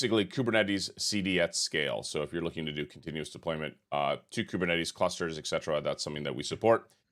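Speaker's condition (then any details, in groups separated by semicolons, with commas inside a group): No condition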